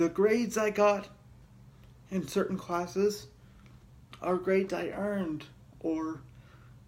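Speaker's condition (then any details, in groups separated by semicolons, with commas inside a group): Cerebral palsy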